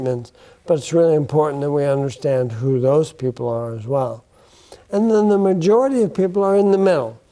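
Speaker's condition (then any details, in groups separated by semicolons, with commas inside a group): Bulbar onset ALS; affects speech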